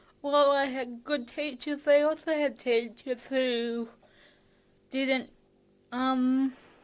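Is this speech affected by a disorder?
Yes: cerebral palsy (athetoid); fatigue.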